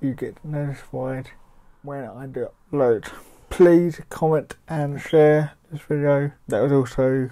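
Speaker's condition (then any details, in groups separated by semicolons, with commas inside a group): Cerebral palsy; mild, affects muscles and speech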